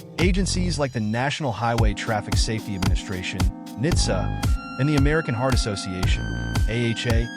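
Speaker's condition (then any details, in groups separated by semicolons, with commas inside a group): No condition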